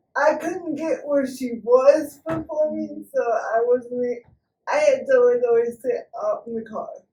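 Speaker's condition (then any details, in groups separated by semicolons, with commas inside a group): Cerebral palsy; from birth, brain bleed at birth, cannot walk; needs help with personal care; can speak, sometimes types to be understood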